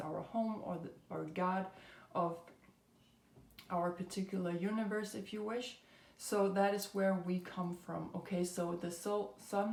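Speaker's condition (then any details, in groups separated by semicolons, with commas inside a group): No condition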